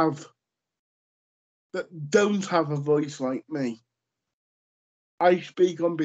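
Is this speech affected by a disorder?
Yes: cerebral palsy; lifelong.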